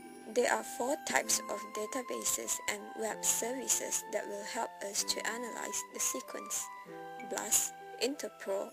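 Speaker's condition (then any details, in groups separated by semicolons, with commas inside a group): No condition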